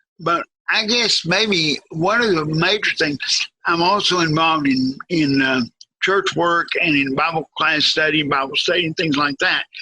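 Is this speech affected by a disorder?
Yes: cerebral palsy, severe.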